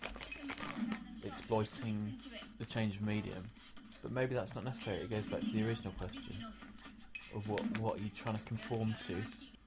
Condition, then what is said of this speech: None; typical speech.